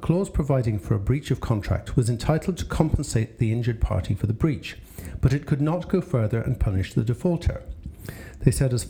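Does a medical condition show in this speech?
No.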